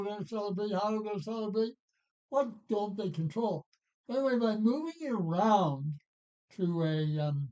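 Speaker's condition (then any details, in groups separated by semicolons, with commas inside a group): Parkinson's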